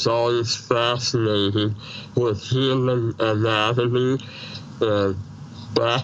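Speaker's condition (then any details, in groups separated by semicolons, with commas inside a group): Treacher Collins syndrome, severe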